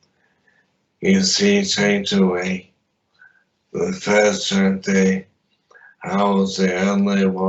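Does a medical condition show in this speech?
Yes: traumatic brain injury; limb injuries.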